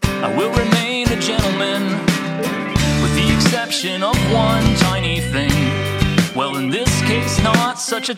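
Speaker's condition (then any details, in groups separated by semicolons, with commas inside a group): No condition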